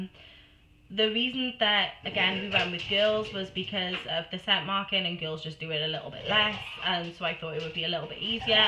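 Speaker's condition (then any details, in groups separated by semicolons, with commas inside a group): No condition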